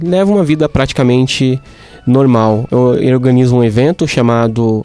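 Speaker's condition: No condition

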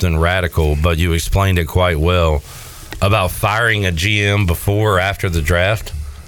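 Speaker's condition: No condition

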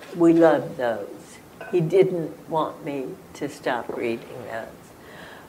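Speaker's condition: Spasmodic dysphonia; throat cancer suspected

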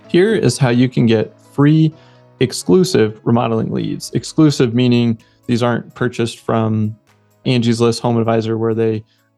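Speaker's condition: No condition

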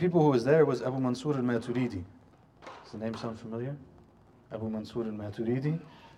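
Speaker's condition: No condition

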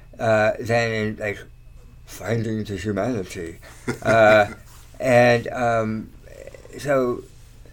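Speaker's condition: Tongue cancer surgery; slight slur, talks okay

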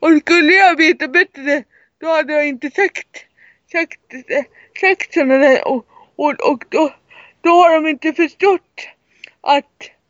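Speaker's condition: Cerebral palsy; severe, wheelchair user

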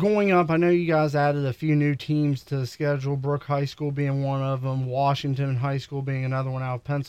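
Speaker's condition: No condition

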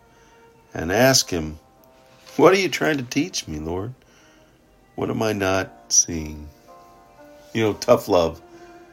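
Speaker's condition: No condition

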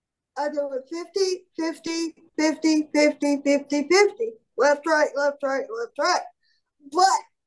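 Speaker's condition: Cerebral palsy; largely independent

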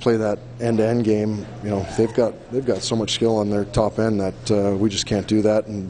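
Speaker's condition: No condition

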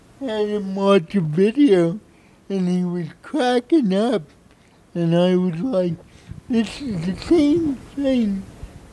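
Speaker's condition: Cerebral palsy; from birth, brain injury disrupting messages between brain and body, therapy in childhood; no medication

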